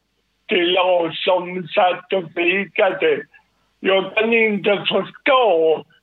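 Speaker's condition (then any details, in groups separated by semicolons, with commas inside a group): Cerebral palsy; considered a functional impairment not a disease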